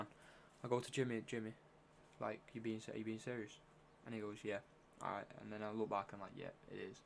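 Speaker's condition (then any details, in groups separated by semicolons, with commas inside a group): No condition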